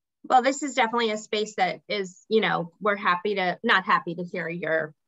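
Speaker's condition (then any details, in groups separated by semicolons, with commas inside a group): No condition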